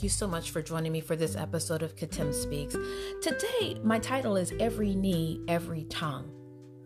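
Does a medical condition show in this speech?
No.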